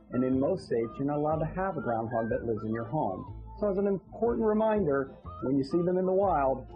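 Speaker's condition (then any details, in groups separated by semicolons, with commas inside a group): No condition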